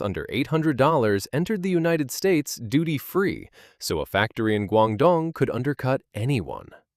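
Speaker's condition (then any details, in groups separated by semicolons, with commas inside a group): No condition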